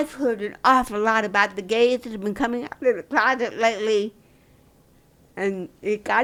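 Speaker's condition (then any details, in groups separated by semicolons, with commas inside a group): Cerebral palsy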